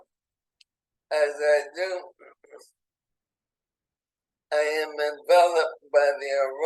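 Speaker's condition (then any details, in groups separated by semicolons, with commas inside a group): ALS; affects legs and lungs; burning in lungs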